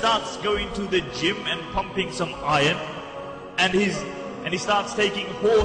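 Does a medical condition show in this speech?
No.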